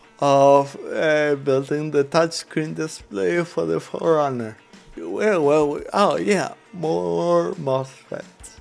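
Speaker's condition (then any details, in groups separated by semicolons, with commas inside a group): Cerebral palsy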